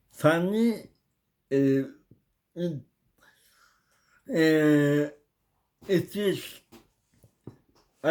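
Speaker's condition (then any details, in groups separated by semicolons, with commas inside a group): Cerebral palsy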